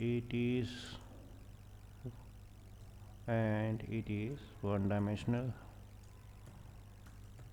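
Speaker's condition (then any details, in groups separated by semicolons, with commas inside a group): No condition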